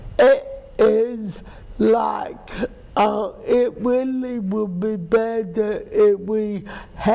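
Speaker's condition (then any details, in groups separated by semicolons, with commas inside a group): Cerebral palsy; speech impairment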